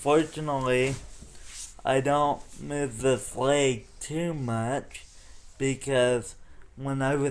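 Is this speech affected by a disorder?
Yes: cerebral palsy.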